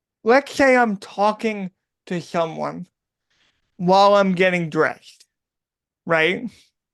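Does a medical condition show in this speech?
Yes: cerebral palsy.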